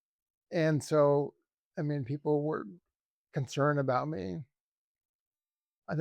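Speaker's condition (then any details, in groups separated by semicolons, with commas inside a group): ALS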